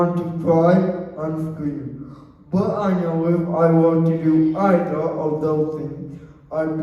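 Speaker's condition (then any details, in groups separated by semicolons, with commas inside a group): Cerebral palsy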